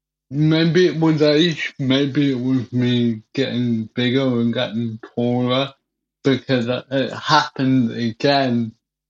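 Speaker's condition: Cerebral palsy; birth complications, breathing stopped, cesarean, incubator, walked fine until 5, then physiotherapy, walking frame, wheelchair

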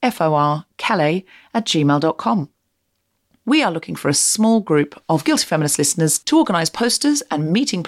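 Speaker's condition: No condition

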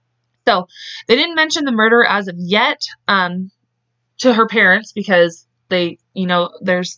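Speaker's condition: No condition

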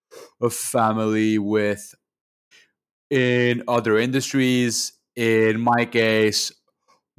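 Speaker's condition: Stuttering; stutter since birth, neurological basis, speech therapists in Lebanon childhood to teens, psychologist at 16-17; stutter much worse before, affects only speaking, not reading or writing, long avoided speaking; prolonged sounds

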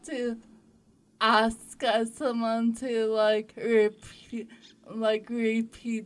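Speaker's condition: Cerebral palsy; hikes

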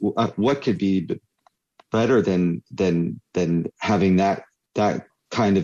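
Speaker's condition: Stuttering; stuttering since childhood; repeated words, prolonged sounds

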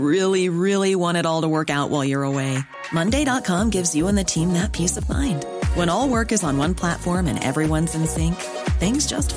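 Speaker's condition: No condition

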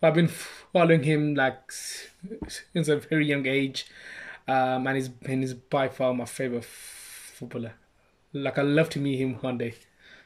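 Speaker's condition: Stammer; stammer since childhood, spoke little when young to hide it; struggles to say own name, slow to get out, less stammering with put-on Birmingham accent or exaggerated speech; prolonged sounds, blocks

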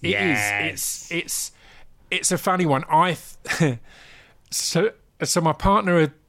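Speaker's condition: Stammer; stutter, unnoticed during rapping and spoken word years, noticed with radio show and podcast, works with STAMMA; struggles with hard g sounds, had pet renamed Finley to avoid hard g name; repeated sounds, repeated words

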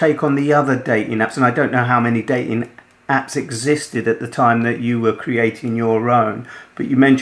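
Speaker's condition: No condition

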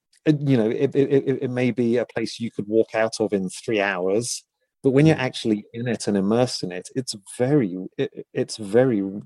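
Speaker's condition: Stammer; since childhood, really bad stammer growing up, unable to get a word out reading aloud at school; almost completely beaten in real life, returns when speaking on the phone; stammer audible from time to time, apologises for disfluency mid-recording; repeated sounds

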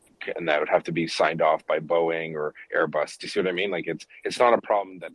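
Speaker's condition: No condition

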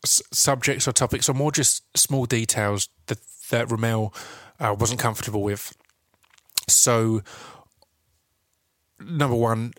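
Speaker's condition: Stutter; unnoticed during rapping and spoken word years, noticed with radio show and podcast, works with STAMMA; stuttering increased this episode due to nerves over serious subject; stutters more when nervous; repeated sounds, repeated words, prolonged sounds

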